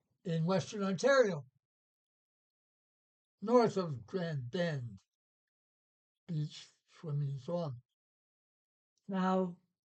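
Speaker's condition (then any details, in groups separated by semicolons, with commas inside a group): Parkinson's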